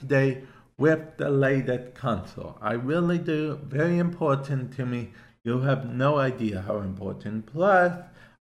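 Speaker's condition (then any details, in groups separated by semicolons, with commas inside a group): Cerebral palsy; affects speech to an extent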